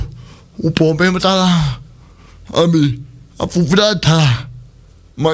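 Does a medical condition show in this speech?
Yes: cerebral palsy; speech not normal.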